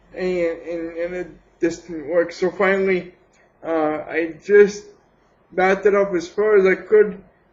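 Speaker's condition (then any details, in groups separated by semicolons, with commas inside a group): Cerebral palsy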